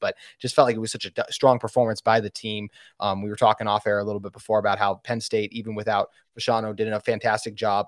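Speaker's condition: No condition

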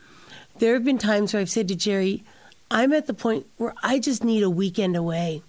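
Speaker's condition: No condition

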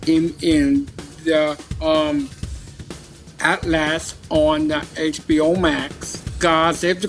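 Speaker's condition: Down syndrome; genetic, trisomy 21, told of diagnosis before age 3; stutters when unsure what to say next while processing, no stutter when acting from script

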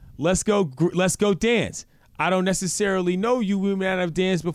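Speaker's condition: No condition

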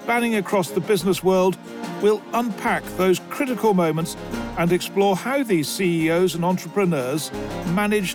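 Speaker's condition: No condition

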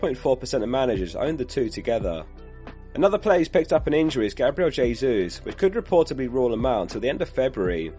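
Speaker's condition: No condition

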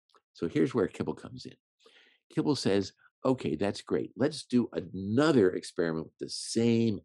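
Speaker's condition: No condition

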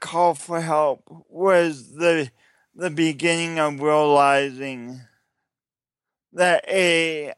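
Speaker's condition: Cerebral palsy; cerebral palsy from birth, oxygen loss at birth, substantial coordination difficulties since childhood, speech impediment developed while growing; adult, regular yoga practice for about 7 years; distinctive one-of-a-kind accent-like speech, audible throughout recording

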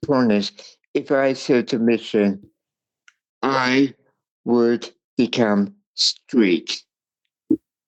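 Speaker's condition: Cerebral palsy; speech impairment

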